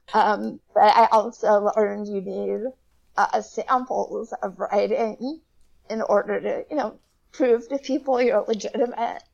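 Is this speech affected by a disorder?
Yes: spasmodic dysphonia; part of dystonia throughout body, onset as teenager in drama club, diagnosed in college, past Botox injections into vocal cords; vocal disorder audible in recording; voice cracking, may sound nervous, injections caused muteness for a month then very soft voice.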